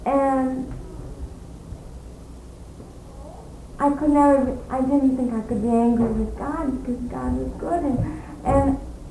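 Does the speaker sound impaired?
Yes: cerebral palsy; premature birth, cranium damaged during delivery, maternal Asian flu, diagnosed at 1.5 years, many surgeries; non-progressive, plateau in abilities, walks without wheelchair, no formal physical therapy; speaks fluently with few pauses.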